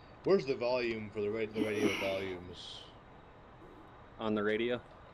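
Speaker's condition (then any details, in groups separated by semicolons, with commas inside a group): No condition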